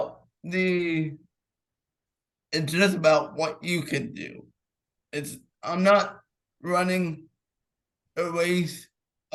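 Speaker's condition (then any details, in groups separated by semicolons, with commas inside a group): Cerebral palsy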